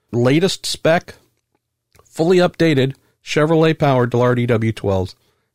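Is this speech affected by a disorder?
No.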